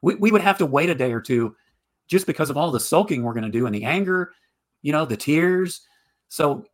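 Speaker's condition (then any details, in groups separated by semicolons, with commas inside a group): No condition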